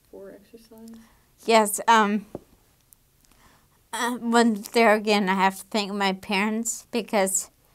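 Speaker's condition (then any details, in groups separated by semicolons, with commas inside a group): Damaged diaphragm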